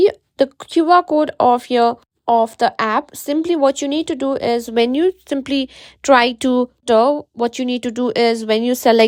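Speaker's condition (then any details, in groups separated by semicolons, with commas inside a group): No condition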